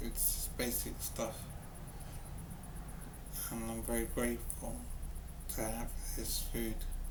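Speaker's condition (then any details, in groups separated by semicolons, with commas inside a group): Brain injury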